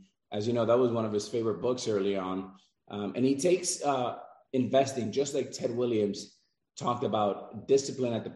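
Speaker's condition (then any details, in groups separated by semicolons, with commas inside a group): No condition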